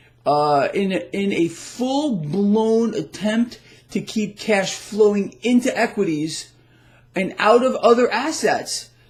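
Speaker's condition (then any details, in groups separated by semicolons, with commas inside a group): No condition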